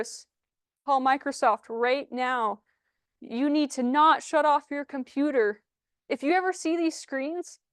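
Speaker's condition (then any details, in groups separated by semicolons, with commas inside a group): No condition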